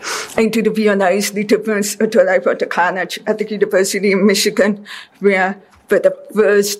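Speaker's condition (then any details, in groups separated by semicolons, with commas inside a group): Deafness; deaf since childhood, reads lips, needed classroom accommodations from kindergarten; speech therapy most of life with Mindy Kobomis, learning to talk, hear and pronounce words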